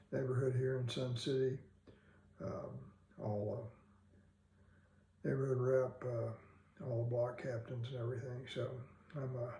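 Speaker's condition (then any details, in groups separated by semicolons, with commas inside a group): Parkinson's disease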